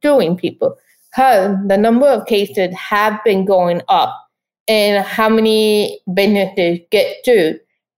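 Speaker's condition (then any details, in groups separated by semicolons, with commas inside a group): Deafness; lifelong, cannot use audio-only resources or screen readers; follows conversation via live ai transcription on tablet; speaks unaided, ai transcription needed adapting to own voice, cannot understand own recorded speech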